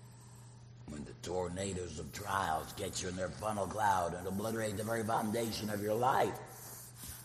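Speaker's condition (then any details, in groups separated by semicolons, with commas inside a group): Laryngectomy; artificial voice via prosthesis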